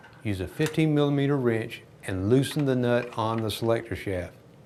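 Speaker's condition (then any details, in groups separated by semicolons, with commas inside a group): No condition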